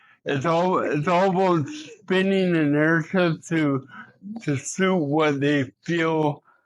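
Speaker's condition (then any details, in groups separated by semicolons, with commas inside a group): Cerebral palsy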